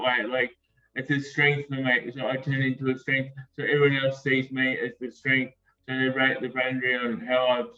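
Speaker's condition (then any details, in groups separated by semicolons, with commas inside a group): Acquired brain injury; acquired, not hereditary; speech gradually improving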